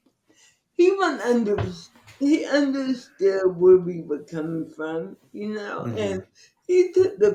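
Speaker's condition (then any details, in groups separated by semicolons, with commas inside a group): Cerebral palsy; from birth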